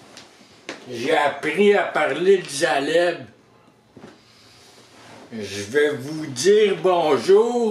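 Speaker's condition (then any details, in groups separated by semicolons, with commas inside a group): Traumatic brain injury; surgery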